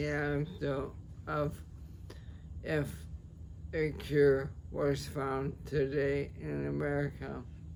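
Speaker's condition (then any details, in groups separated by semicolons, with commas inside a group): ALS, sporadic; weak arms, hands, core, walks with assistance, edaravone ineffective; speech affected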